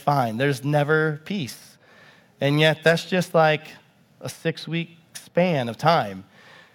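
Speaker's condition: No condition

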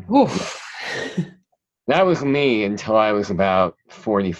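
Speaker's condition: Cleft palate; present since childhood

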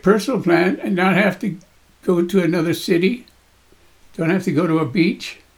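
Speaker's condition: Parkinson's disease; voice shakes, body shakes

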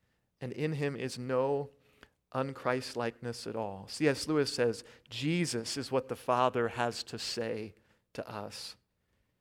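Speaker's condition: No condition

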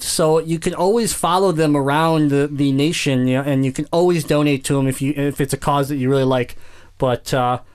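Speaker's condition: Cleft palate; congenital cleft palate

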